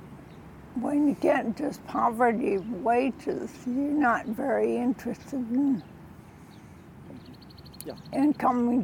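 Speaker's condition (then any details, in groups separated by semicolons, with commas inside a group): Spinocerebellar ataxia; uncoordinated movement affecting all nerves, trouble getting out of bed and with fine hand tasks, assisted living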